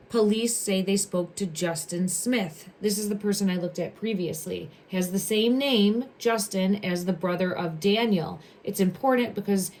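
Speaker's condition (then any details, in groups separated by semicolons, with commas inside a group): No condition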